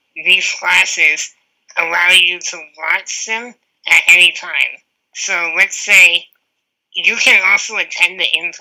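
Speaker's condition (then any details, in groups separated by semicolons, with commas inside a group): Spinal muscular atrophy; wheelchair user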